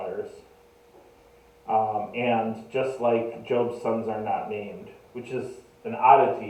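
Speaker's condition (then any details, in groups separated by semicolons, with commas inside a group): No condition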